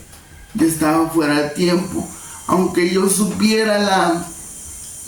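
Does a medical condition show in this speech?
Yes: cerebral palsy.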